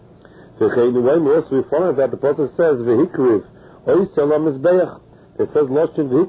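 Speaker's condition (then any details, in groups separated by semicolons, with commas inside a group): No condition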